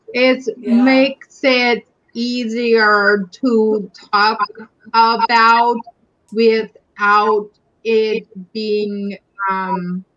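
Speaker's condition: Aphasia after stroke; could not speak at first, no slurred speech at onset, improved with therapy, still affected, varies, cannot sing

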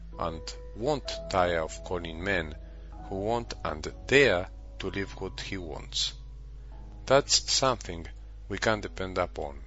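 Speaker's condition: No condition

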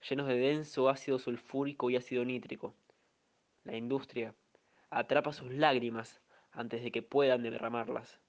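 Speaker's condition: No condition

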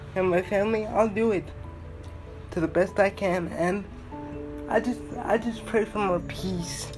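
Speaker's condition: Cerebral palsy; uses wheelchair

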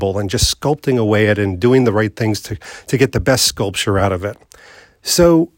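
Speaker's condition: No condition

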